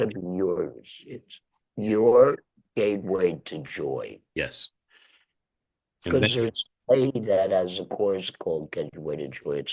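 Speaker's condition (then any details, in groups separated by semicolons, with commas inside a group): Laryngectomy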